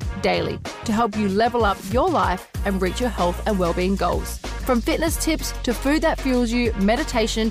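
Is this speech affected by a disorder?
No.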